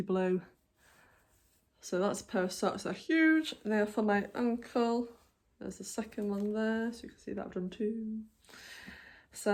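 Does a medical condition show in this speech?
No.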